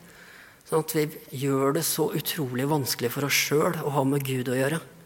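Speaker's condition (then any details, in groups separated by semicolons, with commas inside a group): No condition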